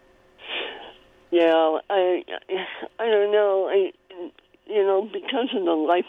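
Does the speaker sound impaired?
Yes: cleft palate; spoon feeding needed at one point in early childhood.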